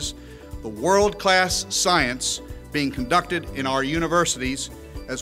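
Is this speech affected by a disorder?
No.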